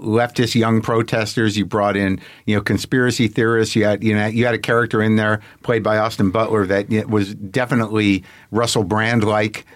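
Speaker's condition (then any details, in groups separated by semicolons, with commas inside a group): No condition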